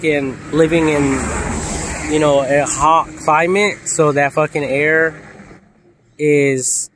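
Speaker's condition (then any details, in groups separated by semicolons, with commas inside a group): No condition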